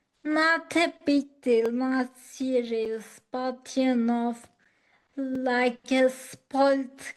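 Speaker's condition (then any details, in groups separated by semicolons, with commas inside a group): Acquired ataxia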